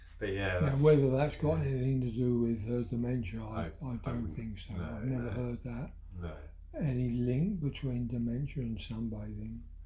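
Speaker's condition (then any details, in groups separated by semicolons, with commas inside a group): Parkinson's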